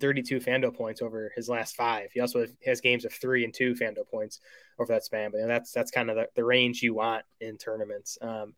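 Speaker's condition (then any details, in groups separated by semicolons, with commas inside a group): No condition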